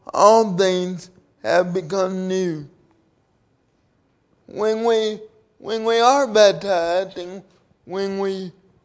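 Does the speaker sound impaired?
Yes: cerebral palsy; from birth, due to birth complications, 37 years since onset, carried by parents and friends since birth.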